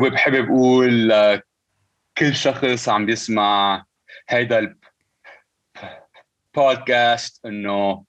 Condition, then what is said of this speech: Stuttering. كل ما أعمل جوكس يعني عن هذا الموضوع مش بس كانوا الناس يرتاحوا لأنه عم يفهموا ليش أنا عم بحكي بهذا الشكل